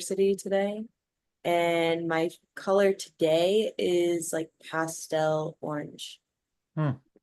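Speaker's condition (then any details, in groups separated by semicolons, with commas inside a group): No condition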